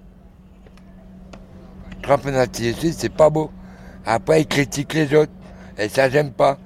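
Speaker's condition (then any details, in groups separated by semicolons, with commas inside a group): Throat cancer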